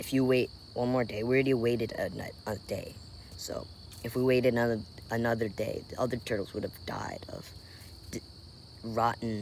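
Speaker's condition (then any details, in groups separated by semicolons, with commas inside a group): No condition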